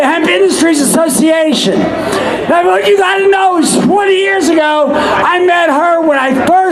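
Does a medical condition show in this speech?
No.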